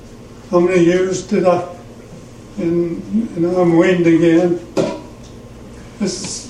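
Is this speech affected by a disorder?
Yes: Parkinson's; trouble in the throat while speaking.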